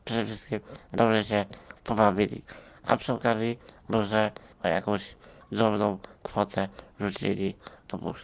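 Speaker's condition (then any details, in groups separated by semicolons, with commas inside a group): Spinal muscular atrophy, type 1; spinal muscular atrophy type one, formerly drove electric wheelchair alone, unable for about nine years; age 29, hands increasingly weak, needs non-refunded cough assist device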